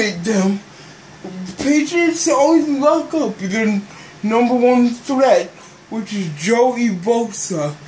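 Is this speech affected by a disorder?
Yes: cerebral palsy.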